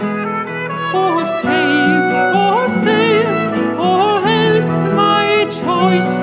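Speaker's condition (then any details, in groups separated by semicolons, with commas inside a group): No condition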